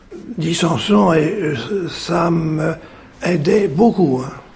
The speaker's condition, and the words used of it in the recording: Aphasia. Mais là, je vois que finalement, vous arrivez à oui, dire oui, ce, oui.